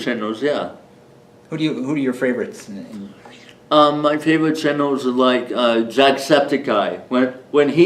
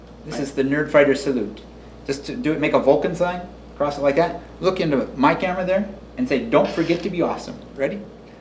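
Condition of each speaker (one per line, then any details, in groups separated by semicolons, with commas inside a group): Cerebral palsy
No condition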